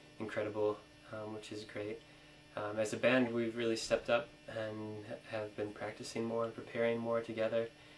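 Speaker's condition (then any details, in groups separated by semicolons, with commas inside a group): No condition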